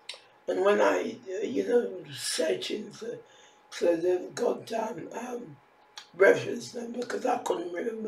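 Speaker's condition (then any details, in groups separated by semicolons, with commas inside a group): Facial palsy; on medication; can barely hear own speech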